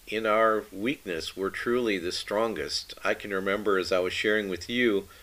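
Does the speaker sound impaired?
No.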